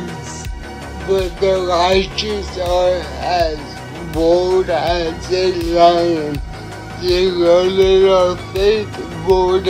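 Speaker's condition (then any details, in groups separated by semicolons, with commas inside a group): Cerebral palsy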